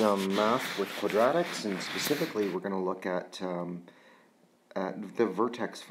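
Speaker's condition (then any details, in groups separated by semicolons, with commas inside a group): No condition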